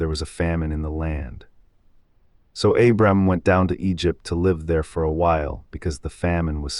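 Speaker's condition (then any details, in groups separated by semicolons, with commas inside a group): No condition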